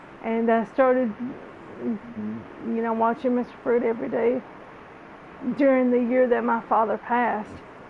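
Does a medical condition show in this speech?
Yes: cerebral palsy.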